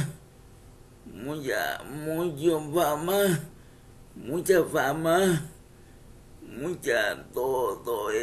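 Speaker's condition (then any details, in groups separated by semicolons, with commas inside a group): Cerebral palsy; uses wheelchair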